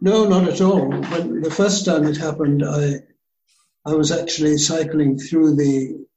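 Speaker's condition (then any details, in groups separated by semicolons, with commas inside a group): Parkinson's; signs noticed about 6 weeks ago after bike fall, balance lost, cannot ride bike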